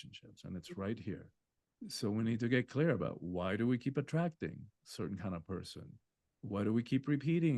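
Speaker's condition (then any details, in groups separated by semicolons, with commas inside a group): No condition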